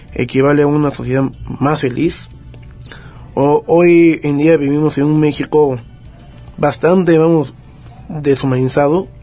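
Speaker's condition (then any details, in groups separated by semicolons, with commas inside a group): Down syndrome; congenital, trisomy 21, age 24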